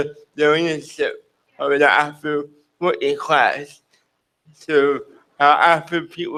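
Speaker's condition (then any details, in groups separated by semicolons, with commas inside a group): Cerebral palsy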